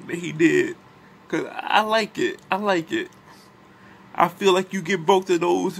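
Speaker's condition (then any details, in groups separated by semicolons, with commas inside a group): Cerebral palsy; speech is not the best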